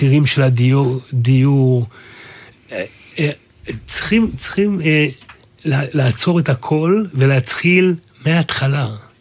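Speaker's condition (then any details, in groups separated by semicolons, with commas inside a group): Aphasia; writing and speaking both a struggle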